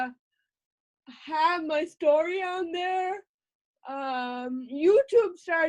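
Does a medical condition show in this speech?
Yes: cerebral palsy.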